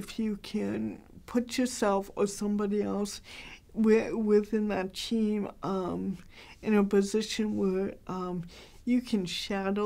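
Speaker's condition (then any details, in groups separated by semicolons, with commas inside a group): Cerebral palsy, mild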